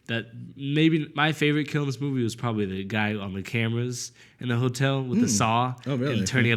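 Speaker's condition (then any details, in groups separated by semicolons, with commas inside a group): No condition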